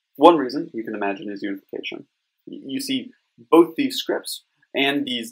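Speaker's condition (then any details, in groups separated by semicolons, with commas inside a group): No condition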